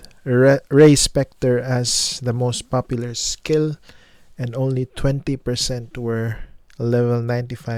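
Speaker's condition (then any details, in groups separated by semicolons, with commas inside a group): No condition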